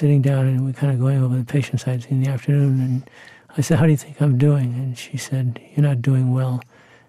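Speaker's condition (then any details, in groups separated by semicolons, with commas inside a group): Parkinson's disease; voice once decent, now fuzzy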